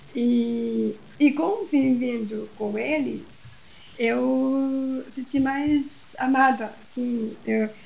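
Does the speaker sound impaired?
Yes: Down syndrome; later gave full talk at Smart Cities.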